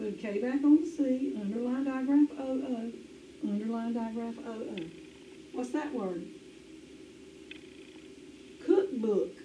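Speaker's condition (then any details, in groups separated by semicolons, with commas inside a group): No condition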